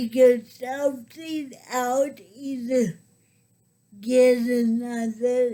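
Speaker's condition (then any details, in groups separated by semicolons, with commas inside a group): Cerebral palsy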